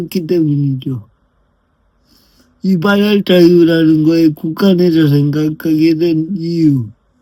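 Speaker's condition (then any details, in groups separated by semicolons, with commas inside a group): Brain lesion disability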